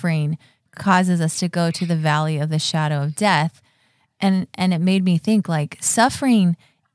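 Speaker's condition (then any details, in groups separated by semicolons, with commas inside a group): No condition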